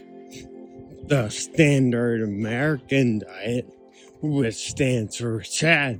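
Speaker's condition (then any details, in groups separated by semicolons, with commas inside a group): Ataxia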